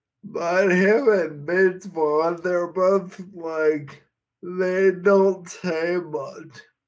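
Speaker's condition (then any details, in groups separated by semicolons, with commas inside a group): Friedreich's ataxia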